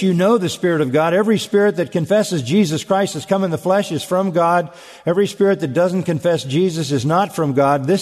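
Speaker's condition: No condition

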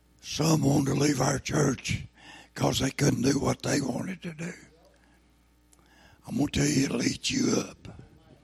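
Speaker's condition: Throat cancer, lost vocal cord

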